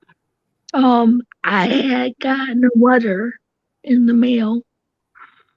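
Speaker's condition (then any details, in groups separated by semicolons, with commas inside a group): Cerebral palsy; tracheotomy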